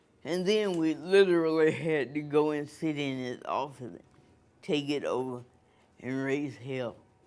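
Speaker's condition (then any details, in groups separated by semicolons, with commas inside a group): Cerebral palsy; from birth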